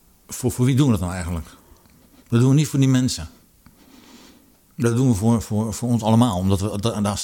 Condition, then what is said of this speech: Parkinson's disease. Moeilijk in elk geval dan vroeger.